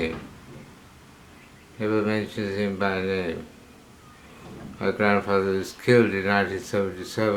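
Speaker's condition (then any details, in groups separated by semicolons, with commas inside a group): Parkinsonism; hypersalivation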